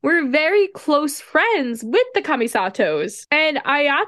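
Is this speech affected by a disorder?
No.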